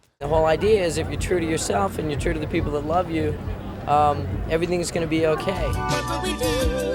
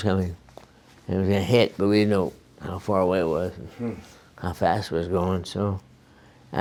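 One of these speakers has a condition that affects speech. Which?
The second: Parkinson's disease; young onset, diagnosed at age 29; over three decades since diagnosis, age 62.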